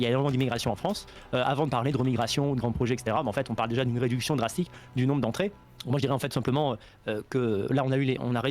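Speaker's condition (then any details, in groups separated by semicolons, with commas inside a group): No condition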